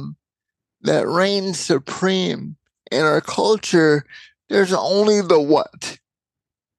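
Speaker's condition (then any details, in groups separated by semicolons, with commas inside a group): Cerebral palsy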